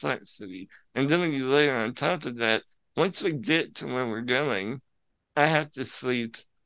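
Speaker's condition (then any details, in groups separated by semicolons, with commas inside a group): Spinal muscular atrophy; wheelchair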